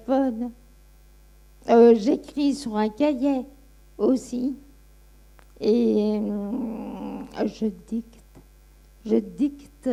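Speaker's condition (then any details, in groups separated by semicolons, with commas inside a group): Friedreich's ataxia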